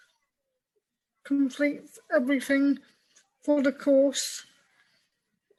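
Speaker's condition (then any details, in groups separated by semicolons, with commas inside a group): Cerebral palsy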